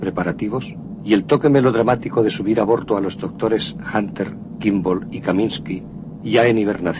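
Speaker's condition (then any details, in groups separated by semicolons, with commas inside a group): No condition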